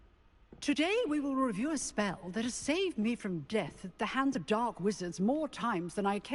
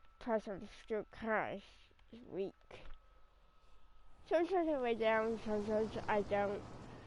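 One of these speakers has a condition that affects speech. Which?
The second: cerebral palsy.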